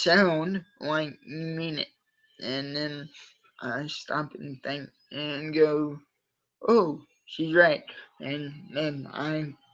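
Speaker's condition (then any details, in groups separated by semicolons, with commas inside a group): Cerebral palsy; from birth, uses wheelchair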